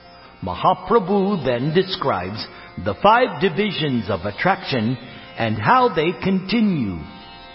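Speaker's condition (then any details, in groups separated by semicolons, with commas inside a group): No condition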